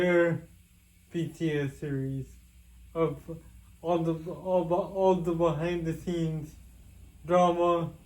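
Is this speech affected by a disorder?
Yes: cerebral palsy; with developmental delay.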